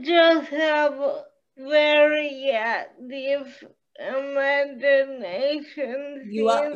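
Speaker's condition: Cerebral palsy

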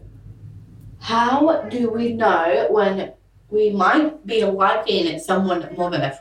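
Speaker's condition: Down syndrome

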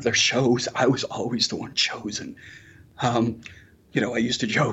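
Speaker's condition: Spasmodic dysphonia; slightly better over 10 years, can manipulate certain words and vocal cords to produce sound

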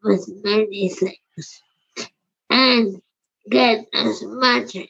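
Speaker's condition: Primary lateral sclerosis; about 20 years, age 80, falls, poor walking, wheelchair, diagnosed by Dr. Macken; progressing, physical and occupational therapy, ALS clinic, ALS Association Philadelphia support; slurred speech, swallowing difficulty at first exam by Dr. Levitz, Lehigh Neurology, speech later forced quitting

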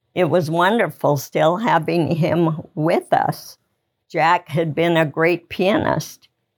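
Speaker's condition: ALS; rare incurable progressive neurodegenerative disease, diagnosed about 3 years ago, lost ability to walk, wheelchair user

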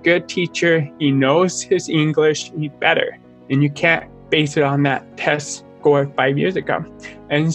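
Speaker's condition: Deafness, born deaf in both ears; still has accent

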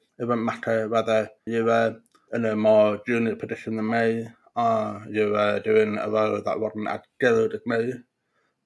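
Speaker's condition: Profound deafness; congenital profound deafness

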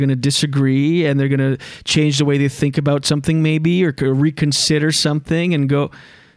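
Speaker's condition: No condition

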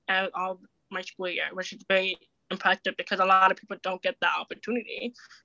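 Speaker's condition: Deafness, acquired at age 4 after ear infection; deafness acquired at age four after ear infection

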